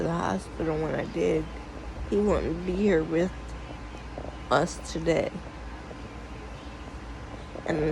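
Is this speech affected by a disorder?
Yes: cerebral palsy.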